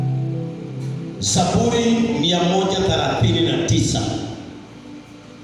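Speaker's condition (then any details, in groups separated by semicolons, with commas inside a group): No condition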